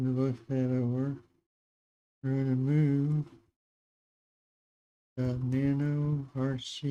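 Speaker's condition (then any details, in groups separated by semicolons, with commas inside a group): Parkinson's disease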